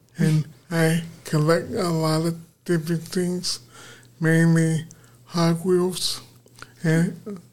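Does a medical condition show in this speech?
Yes: aphasia; aphasia after four strokes, first the worst, arms and slurred speech, later vision and balance; speech strengthened through recovery, now speaking on podcast.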